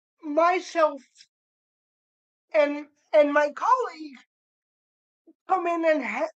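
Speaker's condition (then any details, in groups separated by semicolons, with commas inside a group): Cerebral palsy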